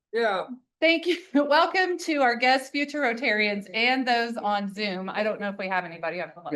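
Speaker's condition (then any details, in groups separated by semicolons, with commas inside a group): No condition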